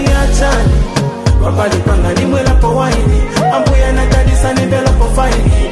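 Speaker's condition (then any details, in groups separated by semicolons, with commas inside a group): No condition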